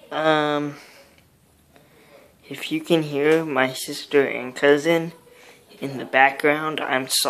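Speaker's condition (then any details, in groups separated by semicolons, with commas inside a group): Cerebral palsy, mild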